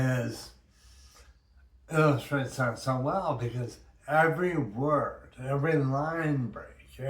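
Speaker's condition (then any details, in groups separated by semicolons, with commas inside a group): Brain injury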